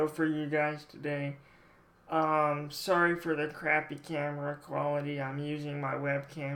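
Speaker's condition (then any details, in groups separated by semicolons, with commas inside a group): Cerebral palsy, mild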